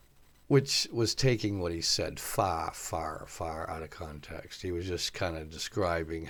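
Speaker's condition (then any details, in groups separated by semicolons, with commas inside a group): No condition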